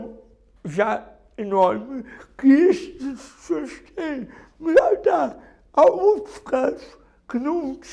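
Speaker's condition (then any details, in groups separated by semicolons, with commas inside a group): Cerebral palsy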